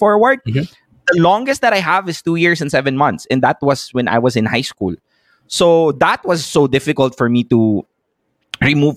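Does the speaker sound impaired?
No.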